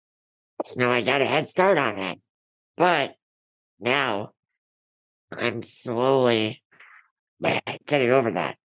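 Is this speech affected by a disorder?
Yes: Ullrich congenital muscular dystrophy; from birth, collagen 6a3 mutation, floppy hands and feet, diagnosed at 4, type found at 25; needs daily help with dressing, grooming and bathing.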